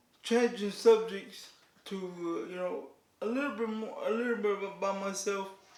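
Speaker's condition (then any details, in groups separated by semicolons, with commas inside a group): Cerebral palsy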